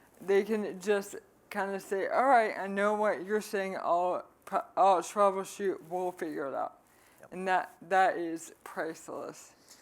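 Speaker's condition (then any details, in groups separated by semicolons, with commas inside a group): ALS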